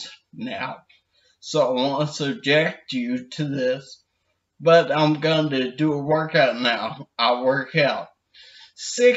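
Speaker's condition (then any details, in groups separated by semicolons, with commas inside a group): Brain injury with dysarthria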